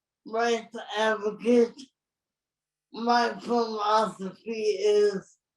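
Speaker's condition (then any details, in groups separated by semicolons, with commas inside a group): Cerebral palsy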